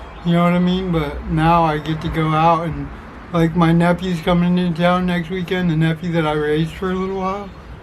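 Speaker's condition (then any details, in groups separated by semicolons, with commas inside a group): Parkinson's disease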